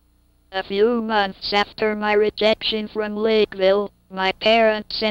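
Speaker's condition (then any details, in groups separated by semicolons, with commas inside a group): Cerebral palsy; cannot move limbs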